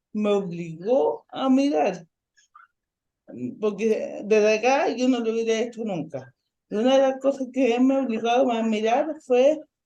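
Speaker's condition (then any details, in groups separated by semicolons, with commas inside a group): Ataxic cerebral palsy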